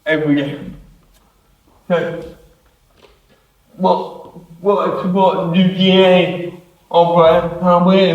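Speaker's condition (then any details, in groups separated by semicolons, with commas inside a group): Cerebral palsy; affects hands; uses personal assistant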